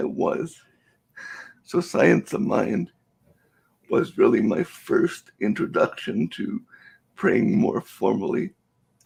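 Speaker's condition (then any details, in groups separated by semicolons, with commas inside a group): Cerebral palsy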